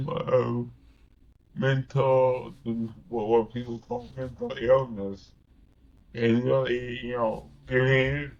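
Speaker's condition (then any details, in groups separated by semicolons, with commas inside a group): Cerebral palsy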